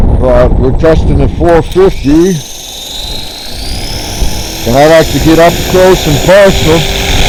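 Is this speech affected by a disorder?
No.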